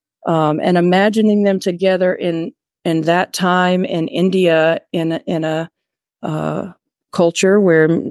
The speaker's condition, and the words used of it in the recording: None; typical speech.